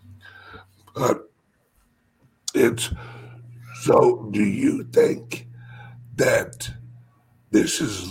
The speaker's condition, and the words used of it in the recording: Stuttering. Like me having a speech impediment myself, I find it hilarious because the English language, when you have a stutter, is pretty funny.